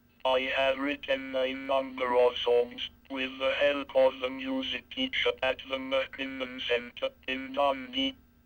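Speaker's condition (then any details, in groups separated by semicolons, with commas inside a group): Cerebral palsy, speech-generating device; walks with difficulty, can drive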